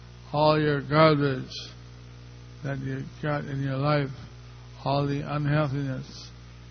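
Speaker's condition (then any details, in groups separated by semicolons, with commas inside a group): Stroke; understood only a little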